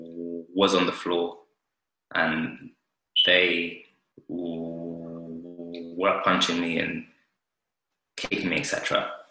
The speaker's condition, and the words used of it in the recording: Stuttering. But I do find it a lot easier to kind of speak and be a bit more comfortable with other people who stutter, like yourself.